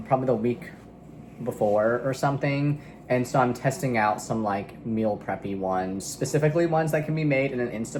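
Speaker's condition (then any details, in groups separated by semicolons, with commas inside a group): No condition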